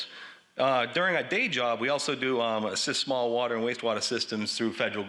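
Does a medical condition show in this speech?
No.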